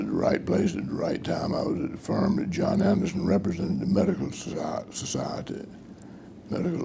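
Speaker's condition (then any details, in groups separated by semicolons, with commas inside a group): Parkinson's disease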